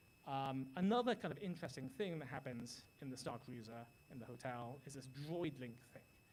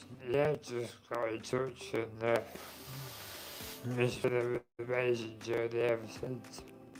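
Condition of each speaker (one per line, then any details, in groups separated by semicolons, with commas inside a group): No condition
Motor neurone disease; diagnosed at 37, mobility decreased over years; voice deteriorated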